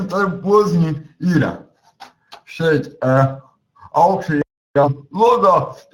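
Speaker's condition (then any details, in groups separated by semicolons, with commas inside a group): Cerebral palsy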